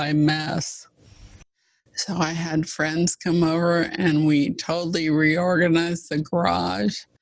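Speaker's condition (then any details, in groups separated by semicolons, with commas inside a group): ALS (Lou Gehrig's disease); fast progressing form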